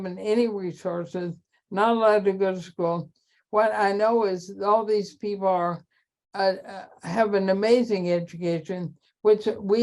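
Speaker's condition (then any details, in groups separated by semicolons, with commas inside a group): ALS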